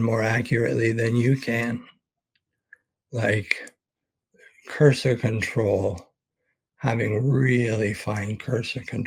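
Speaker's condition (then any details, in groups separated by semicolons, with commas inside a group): ALS; expects to lose voice very soon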